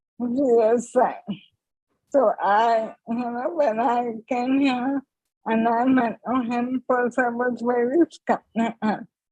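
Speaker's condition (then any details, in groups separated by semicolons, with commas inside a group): ALS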